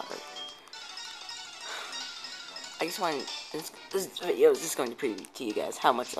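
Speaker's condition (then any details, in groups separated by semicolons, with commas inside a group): No condition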